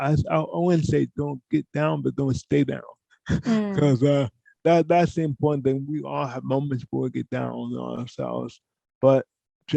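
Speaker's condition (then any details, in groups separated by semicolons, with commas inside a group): Cerebral palsy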